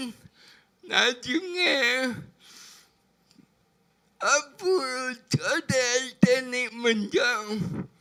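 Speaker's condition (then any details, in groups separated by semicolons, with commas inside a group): Brain lesion disability grade 1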